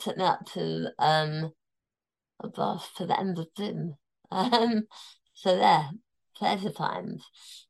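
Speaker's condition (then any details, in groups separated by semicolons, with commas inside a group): Tongue cancer, near-total glossectomy, stage 4 tongue cancer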